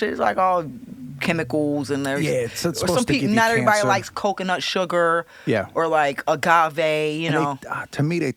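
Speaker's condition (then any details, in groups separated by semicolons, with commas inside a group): No condition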